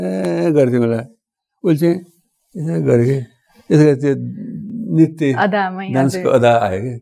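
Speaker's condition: Parkinson's disease; fall risk

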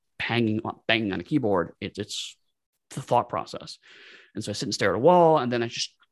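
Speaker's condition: No condition

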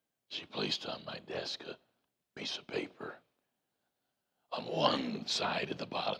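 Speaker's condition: Voice box removal needed; vocal cord cancer

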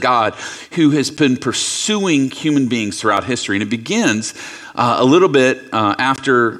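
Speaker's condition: No condition

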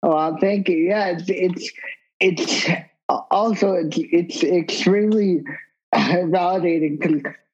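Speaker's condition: Cerebral palsy; wheelchair user

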